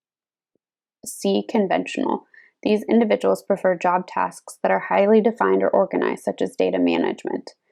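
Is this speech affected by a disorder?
No.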